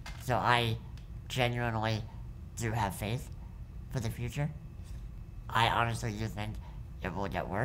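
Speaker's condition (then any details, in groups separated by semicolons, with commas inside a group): Muscular dystrophy; present from birth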